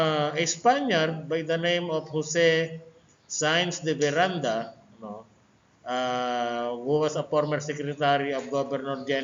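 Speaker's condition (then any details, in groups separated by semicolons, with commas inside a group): No condition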